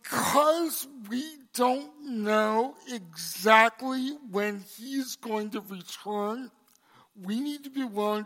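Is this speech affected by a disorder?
Yes: cerebral palsy; congenital.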